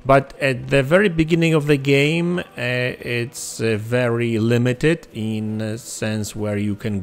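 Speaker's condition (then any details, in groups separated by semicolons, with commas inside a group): No condition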